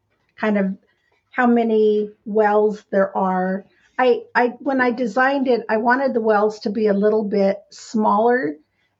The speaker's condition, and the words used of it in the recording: None; typical speech.